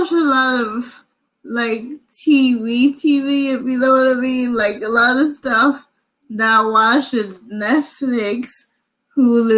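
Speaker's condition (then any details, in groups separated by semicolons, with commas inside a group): Cerebral palsy; from birth, difficult delivery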